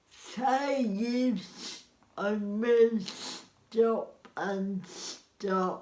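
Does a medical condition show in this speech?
Yes: cerebral palsy; spastic.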